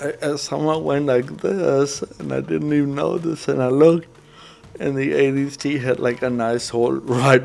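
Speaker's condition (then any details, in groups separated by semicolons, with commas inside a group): Cerebral palsy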